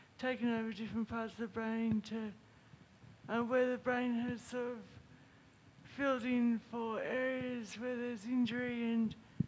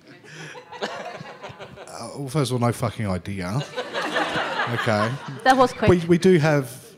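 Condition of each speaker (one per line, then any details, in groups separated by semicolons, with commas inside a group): Traumatic brain injury
No condition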